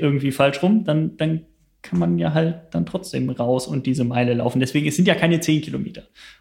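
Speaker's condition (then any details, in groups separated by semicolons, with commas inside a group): No condition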